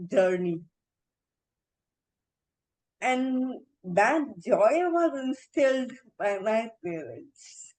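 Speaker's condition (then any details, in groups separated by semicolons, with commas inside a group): Encephalitis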